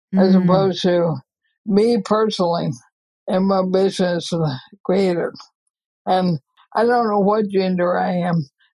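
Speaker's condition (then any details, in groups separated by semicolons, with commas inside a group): ALS; neurodegenerative disease affecting the muscles, estimated little over a year to live; progressive, expects to die within couple of years, breathing affected; gets out of breath easily, gasping while speaking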